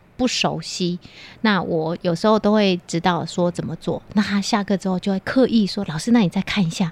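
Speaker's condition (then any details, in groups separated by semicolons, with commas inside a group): No condition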